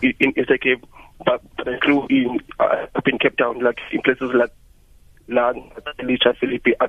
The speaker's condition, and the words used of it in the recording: Stuttering. For me, like I was going fast, I was speaking fast. I couldn't stop now.